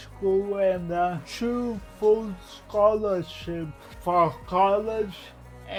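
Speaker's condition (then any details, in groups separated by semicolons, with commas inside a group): Cerebral palsy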